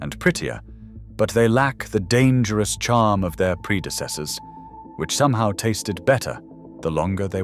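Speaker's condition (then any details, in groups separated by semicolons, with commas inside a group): No condition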